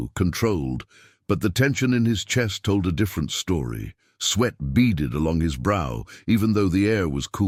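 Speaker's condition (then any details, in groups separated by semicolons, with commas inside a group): No condition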